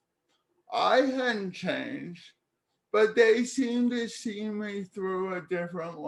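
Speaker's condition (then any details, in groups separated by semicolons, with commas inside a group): Cerebral palsy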